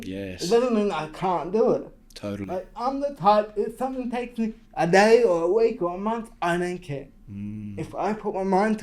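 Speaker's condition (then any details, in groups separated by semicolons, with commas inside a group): Cerebral palsy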